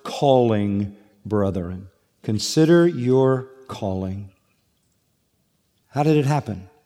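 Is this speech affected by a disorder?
No.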